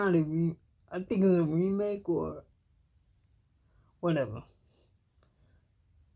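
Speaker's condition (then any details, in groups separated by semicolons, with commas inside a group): Cerebral palsy; cannot walk, uses wheelchair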